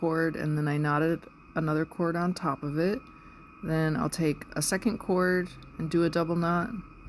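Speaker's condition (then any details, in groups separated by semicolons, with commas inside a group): No condition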